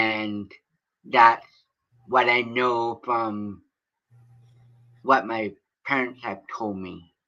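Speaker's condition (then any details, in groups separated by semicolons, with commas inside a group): Cerebral palsy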